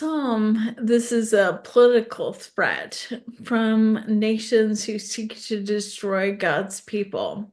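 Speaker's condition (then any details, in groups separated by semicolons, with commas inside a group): ALS; progressive neurological disease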